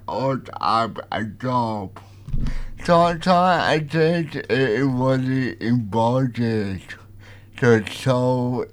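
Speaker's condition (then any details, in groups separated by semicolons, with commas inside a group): Cerebral palsy; uses light writer communication device; interview combines own voice with audio typed on Lightwriter communication device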